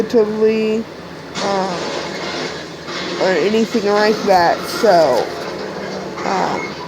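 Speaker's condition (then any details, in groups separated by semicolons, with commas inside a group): Cerebral palsy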